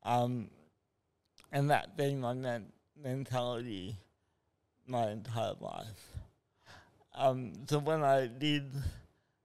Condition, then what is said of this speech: Cerebral palsy. So for me, that diagnosis of you're never going to walk or talk completely wrong.